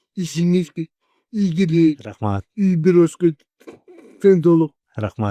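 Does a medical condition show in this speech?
Yes: cerebral palsy; 40 years with condition.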